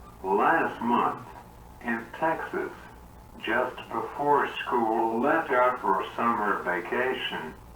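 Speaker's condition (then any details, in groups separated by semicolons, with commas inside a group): Cerebral palsy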